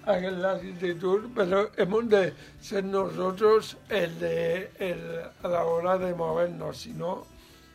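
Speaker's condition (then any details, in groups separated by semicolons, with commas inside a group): Cerebral palsy, mild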